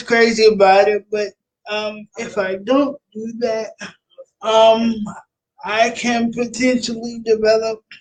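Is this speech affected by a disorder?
Yes: cerebral palsy.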